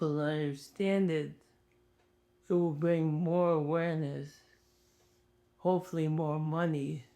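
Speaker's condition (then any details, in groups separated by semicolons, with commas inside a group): ALS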